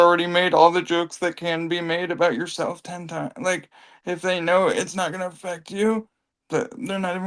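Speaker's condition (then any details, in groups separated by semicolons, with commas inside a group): Cerebral palsy; from birth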